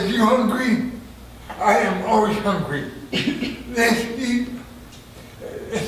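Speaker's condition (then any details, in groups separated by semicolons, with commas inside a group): Traumatic brain injury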